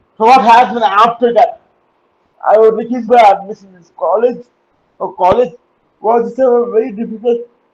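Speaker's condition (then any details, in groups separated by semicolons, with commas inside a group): Cerebral palsy; uses wheelchair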